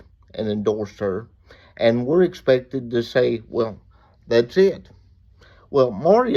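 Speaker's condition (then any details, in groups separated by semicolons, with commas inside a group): Cerebral palsy; reports speaking clearly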